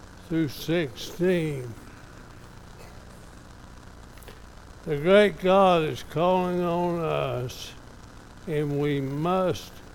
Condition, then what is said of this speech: ALS (motor neuron disease). And it's evident today from my speech has been somewhat affected, so bear with me.